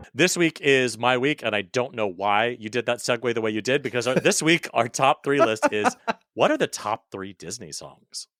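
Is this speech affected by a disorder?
No.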